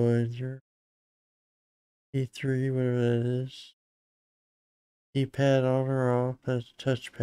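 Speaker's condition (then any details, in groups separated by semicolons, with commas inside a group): Parkinson's disease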